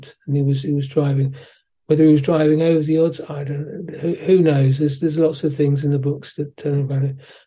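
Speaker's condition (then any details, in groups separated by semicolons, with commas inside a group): Parkinson's disease; physiotherapy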